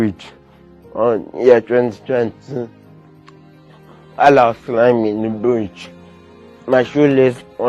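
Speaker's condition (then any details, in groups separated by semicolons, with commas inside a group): Cerebral palsy; limits movement and coordination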